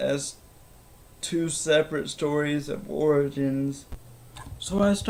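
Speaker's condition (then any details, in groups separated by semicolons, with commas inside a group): Cerebral palsy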